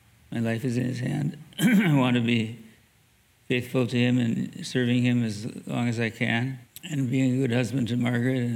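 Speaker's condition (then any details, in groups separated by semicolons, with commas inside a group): Parkinson's disease; mild left hand tremor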